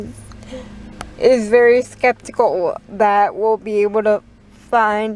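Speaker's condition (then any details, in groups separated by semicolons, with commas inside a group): Cerebral palsy, dystonic hemiplegia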